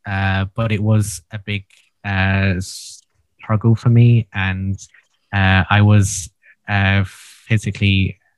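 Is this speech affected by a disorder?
Yes: stuttering; developmental stutter since childhood, intensive course with therapists Caroline and Jan, nine other people who stutter; still not fully fluent, some days easier than others, uses speech management techniques; here prolonged sounds, blocks.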